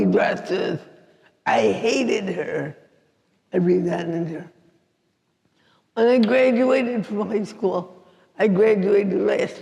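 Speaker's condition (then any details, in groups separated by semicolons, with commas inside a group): Cerebral palsy; affects walking and speech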